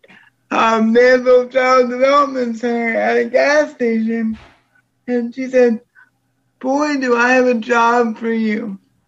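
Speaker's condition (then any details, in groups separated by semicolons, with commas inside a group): Cerebral palsy; diagnosed age 2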